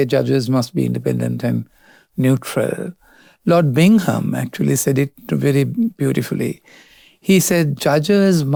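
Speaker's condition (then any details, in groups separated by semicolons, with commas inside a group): No condition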